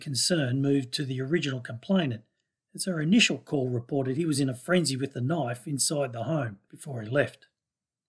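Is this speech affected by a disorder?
No.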